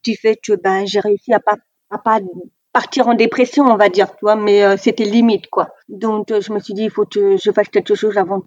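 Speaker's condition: Deafness, severe; oralist, uses some sign language

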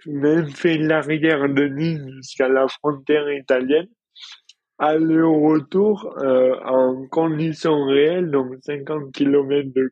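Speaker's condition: Dystonia; involuntary muscle contractions

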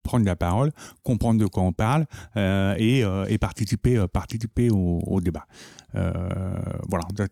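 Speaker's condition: Profound deafness from birth, congenital

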